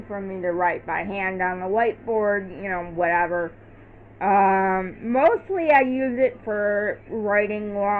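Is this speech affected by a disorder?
Yes: cerebral palsy.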